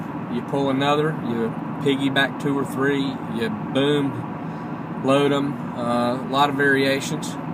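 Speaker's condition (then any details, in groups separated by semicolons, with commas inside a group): No condition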